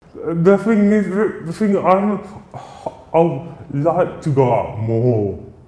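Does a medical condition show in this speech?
Yes: cerebral palsy.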